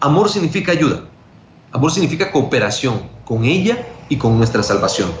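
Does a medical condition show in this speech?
No.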